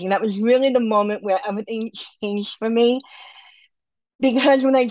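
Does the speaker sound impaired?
Yes: bilateral cleft lip and palate; congenital.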